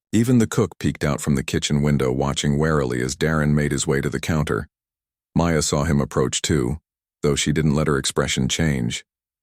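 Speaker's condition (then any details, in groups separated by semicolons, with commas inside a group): No condition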